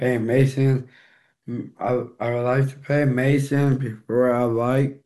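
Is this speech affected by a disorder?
Yes: Down syndrome; congenital, 14-year-old boy, may pick things up more slowly per father.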